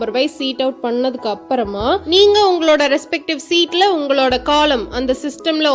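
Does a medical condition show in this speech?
No.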